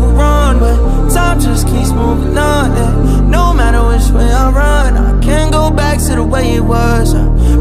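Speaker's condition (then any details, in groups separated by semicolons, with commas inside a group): No condition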